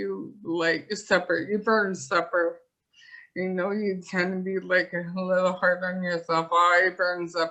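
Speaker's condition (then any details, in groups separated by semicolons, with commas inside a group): ALS; pseudobulbar affect, hands contorted; speech affected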